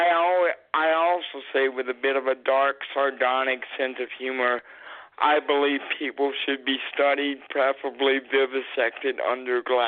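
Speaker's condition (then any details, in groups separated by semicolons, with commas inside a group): Cerebral palsy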